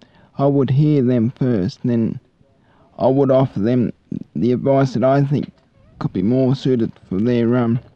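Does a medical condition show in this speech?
Yes: cerebral palsy; cerebral palsy from birth, brain damage from lack of oxygen to brain at birth, 33 years.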